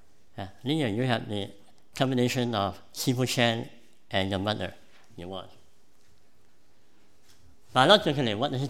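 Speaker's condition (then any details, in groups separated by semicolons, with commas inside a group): Cleft palate; present from birth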